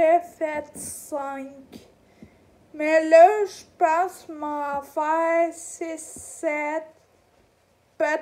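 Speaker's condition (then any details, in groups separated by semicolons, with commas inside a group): Ataxia; degenerative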